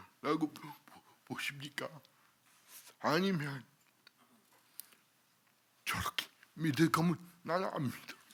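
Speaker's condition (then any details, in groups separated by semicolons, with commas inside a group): Cerebral palsy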